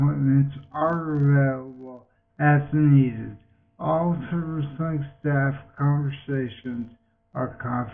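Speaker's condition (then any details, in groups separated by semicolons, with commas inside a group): Multiple sclerosis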